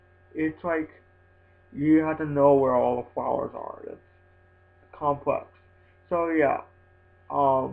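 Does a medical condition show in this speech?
Yes: spastic quadriplegic cerebral palsy.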